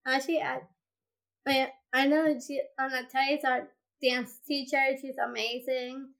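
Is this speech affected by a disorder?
Yes: Down syndrome; present since birth, about 26 to 27 years.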